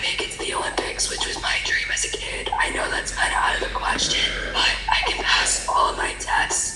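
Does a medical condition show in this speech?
Yes: laryngeal papillomatosis; congenital, papillomas growing in airway, periodic laser removal, many laser surgeries, vocal cord scar tissue; scarred vocal cords cannot vibrate, altered voice, breathless on exertion as airway gradually blocks.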